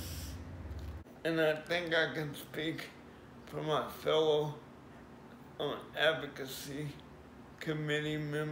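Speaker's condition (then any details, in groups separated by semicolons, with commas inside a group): Cerebral palsy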